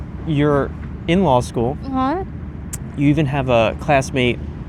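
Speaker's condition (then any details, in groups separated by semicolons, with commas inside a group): No condition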